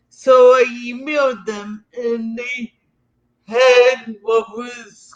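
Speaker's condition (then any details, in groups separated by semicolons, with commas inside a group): Cerebral palsy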